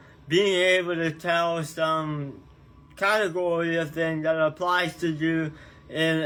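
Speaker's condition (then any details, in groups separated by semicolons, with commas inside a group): Tongue cancer surgery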